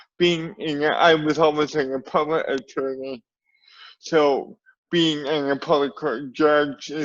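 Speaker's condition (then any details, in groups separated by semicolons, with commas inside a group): Cerebral palsy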